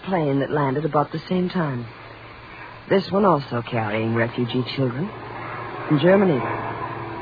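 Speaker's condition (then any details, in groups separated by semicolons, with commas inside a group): No condition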